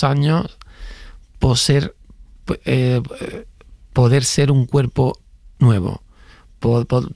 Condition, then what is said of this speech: Stuttering. Al principio me decías, bueno, tengo un poco de tartamudez, sí.